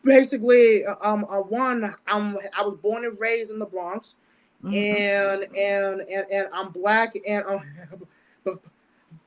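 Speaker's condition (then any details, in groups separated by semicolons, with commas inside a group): Stutter; mild speech impediment since about age 10, autism spectrum, born with intellectual learning disability, hears things oddly; long feared certain words coming out when talking on stage; repeated words, prolonged sounds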